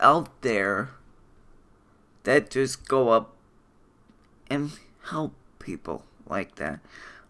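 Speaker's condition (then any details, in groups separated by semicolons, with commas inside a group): Cerebral palsy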